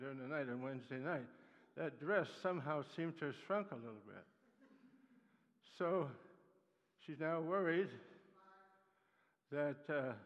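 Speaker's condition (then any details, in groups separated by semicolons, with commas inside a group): Parkinson's disease; Parkinson's with acute demyelinating neuropathy, Parkinson's attacks muscles, neuropathy attacks nerves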